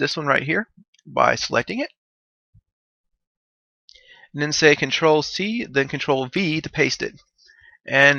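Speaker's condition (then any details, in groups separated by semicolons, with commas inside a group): No condition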